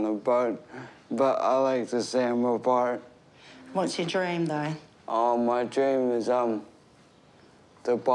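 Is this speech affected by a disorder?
Yes: traumatic brain injury; car accident.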